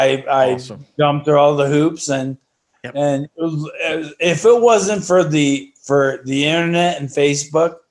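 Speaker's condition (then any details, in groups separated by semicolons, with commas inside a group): ALS; breathing affected after injection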